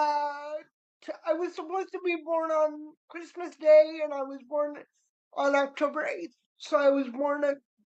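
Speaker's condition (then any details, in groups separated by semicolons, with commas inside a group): Cerebral palsy; diagnosed around 6 months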